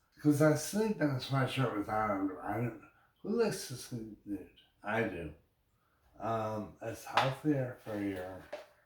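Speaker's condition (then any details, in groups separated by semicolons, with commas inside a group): Brain injury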